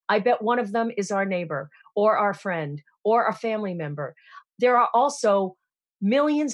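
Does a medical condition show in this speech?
No.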